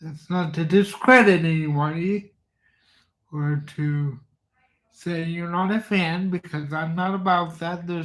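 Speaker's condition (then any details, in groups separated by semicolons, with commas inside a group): Cerebral palsy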